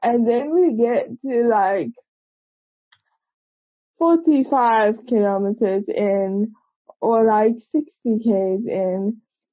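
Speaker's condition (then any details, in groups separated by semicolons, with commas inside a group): Cerebral palsy; present from birth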